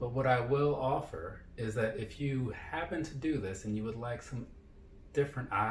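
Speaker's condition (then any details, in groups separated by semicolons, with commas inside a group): No condition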